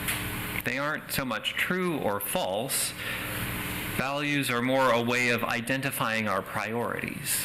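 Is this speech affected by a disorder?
No.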